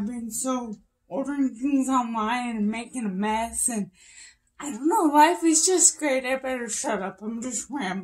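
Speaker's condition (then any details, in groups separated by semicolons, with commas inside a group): Brain injury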